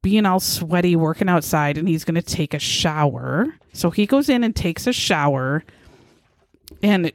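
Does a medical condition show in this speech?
No.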